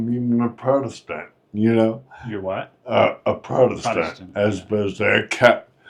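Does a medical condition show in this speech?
Yes: Friedreich's ataxia.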